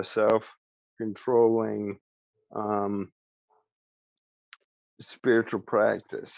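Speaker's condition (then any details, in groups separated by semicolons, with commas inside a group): ALS; speech still preserved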